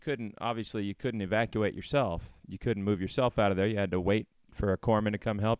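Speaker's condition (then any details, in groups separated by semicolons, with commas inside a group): No condition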